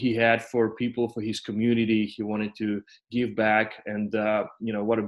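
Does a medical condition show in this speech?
No.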